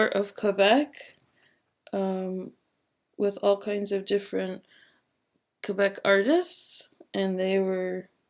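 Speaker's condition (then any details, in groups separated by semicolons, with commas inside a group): No condition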